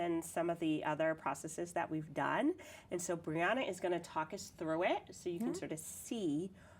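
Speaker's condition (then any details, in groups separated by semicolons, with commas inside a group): No condition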